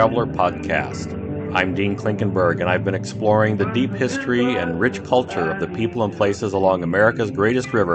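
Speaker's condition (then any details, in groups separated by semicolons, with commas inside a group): No condition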